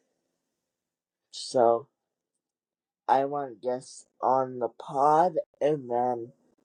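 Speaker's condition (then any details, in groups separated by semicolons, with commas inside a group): Cerebral palsy; wheelchair user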